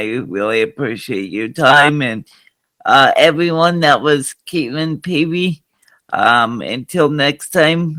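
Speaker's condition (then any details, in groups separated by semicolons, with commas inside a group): Cerebral palsy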